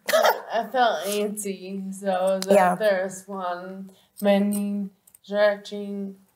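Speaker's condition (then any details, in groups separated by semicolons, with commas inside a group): ALS; facial muscles affected; two days after reported faith healing; slurred speech at onset, voice and facial muscles affected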